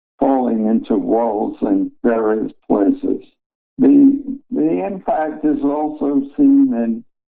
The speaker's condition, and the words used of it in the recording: ALS (motor neuron disease). You may be able to tell that my voice is a little bit weaker.